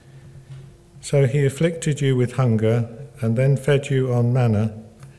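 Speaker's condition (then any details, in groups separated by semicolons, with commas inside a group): Parkinson's; Parkinson's exercise programmes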